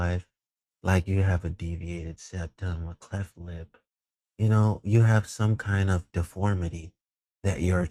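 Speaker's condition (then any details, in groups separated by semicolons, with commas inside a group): No condition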